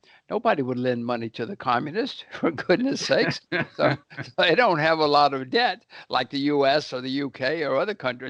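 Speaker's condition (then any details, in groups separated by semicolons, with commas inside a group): No condition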